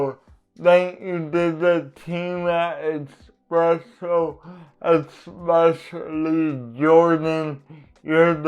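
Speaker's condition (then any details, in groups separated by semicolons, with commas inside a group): Cerebral palsy; uses adaptive equipment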